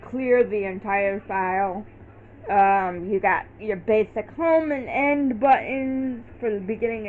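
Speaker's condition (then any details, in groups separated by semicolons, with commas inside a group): Cerebral palsy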